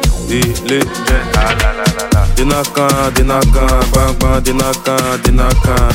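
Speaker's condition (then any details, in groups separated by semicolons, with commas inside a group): No condition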